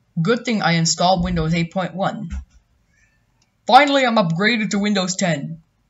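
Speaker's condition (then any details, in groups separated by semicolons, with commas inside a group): No condition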